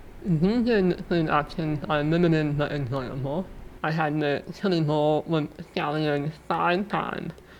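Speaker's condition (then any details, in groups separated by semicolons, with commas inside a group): Muscular dystrophy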